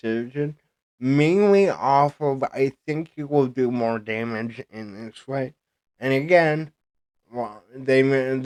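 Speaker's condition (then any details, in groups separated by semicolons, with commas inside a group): Cerebral palsy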